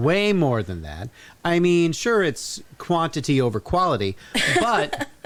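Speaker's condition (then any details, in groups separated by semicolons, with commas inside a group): No condition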